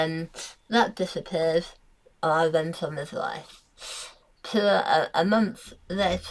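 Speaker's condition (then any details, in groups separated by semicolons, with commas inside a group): Tongue cancer; near-total glossectomy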